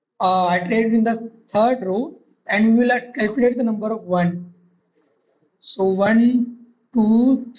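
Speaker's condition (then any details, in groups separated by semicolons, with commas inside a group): No condition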